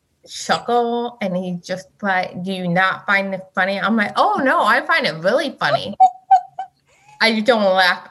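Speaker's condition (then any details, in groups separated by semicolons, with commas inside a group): Deafness; wears hearing aid, uses speech-transcription app, uses sign language; elevates voice when not wearing hearing aid, cannot hear own voice, goes by feel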